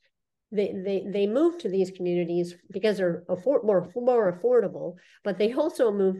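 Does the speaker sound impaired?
Yes: cleft lip and palate; congenital.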